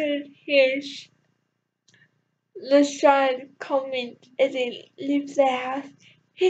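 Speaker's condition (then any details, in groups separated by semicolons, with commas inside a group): Cerebral palsy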